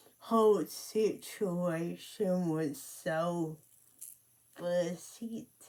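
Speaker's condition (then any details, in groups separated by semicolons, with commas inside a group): Cerebral palsy; speech affected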